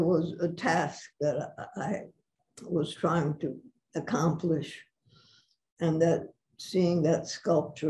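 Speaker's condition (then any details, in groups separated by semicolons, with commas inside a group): Parkinson's; about six years since onset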